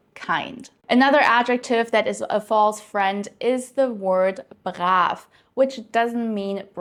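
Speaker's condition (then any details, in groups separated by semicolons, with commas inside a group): No condition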